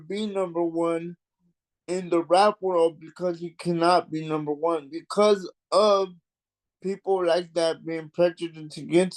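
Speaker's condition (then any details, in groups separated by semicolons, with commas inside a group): Cerebral palsy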